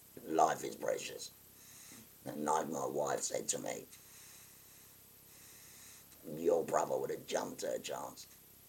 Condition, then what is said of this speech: Laryngectomy. And I've experienced it, because sometimes the valve will leak and things like that.